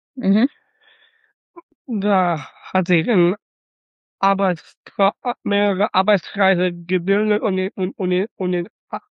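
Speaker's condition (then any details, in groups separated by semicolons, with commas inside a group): Down syndrome (trisomy 21); detected on ultrasound two days before birth, caesarean at St. Vinzenz Krankenhaus Datteln, Frühförderstelle early support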